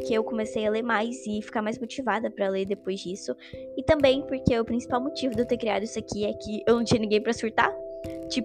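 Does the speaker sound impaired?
No.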